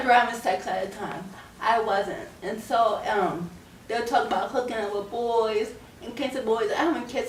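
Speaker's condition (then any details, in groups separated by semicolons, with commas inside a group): Cerebral palsy; scoliosis, spine and leg surgery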